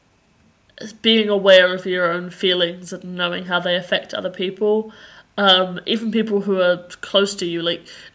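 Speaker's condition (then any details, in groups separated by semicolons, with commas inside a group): No condition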